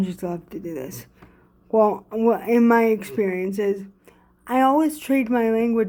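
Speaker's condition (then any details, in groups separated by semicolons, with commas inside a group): Cerebral palsy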